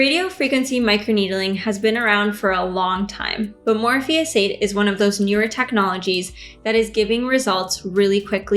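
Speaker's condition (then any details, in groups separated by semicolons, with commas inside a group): No condition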